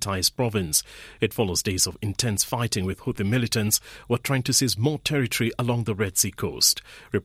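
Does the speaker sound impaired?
No.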